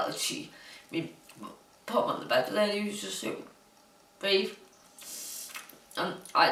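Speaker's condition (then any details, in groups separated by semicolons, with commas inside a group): Huntington's disease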